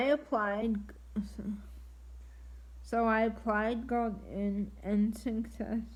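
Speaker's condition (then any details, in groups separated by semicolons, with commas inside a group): Triplegic cerebral palsy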